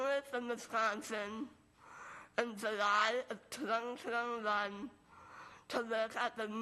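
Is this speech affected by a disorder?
Yes: Moebius syndrome.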